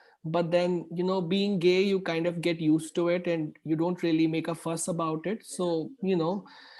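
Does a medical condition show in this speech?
No.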